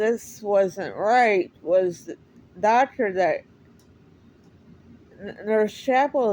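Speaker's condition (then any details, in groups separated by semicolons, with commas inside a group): Cerebral palsy; speaks differently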